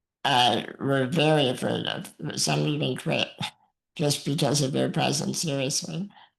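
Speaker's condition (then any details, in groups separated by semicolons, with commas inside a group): Muscular dystrophy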